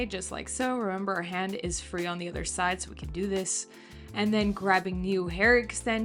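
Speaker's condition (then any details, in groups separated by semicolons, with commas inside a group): No condition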